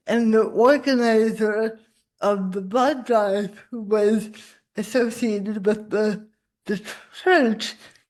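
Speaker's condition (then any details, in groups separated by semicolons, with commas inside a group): Cerebral palsy; spasticity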